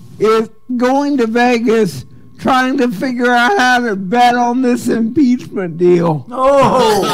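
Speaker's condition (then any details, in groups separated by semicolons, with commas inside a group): Cerebral palsy; speech sounds drunk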